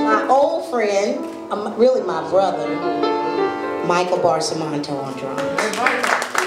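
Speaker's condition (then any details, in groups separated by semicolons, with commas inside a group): No condition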